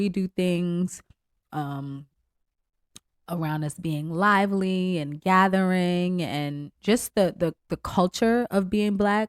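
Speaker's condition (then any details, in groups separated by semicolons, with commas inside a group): No condition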